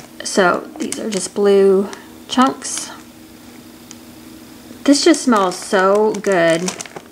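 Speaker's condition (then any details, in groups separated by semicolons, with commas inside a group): No condition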